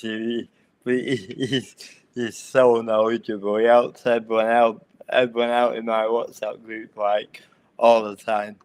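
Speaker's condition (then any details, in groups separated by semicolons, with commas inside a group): Cerebral palsy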